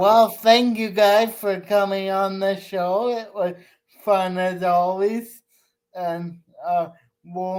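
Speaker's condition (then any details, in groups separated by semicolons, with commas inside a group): Cerebral palsy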